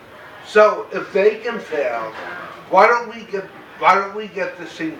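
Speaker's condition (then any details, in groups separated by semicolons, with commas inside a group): Cerebral palsy; very mild form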